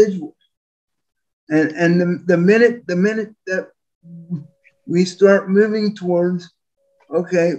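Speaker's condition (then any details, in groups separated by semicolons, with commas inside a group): Spastic quadriplegic cerebral palsy; spastic quadriplegic, permanent wheelchair user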